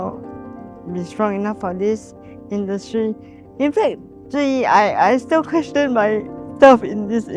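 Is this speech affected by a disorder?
Yes: cerebral palsy.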